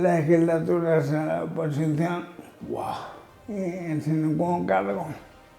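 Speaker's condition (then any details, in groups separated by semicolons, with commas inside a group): Amyotrophic lateral sclerosis (ela)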